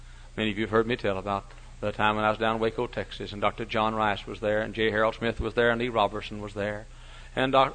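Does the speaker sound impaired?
No.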